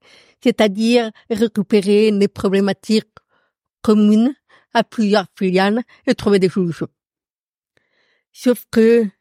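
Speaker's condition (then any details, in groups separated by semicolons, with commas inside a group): Profound deafness; noticeable to everyone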